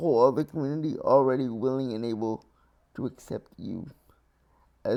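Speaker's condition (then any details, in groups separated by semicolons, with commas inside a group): Cerebral palsy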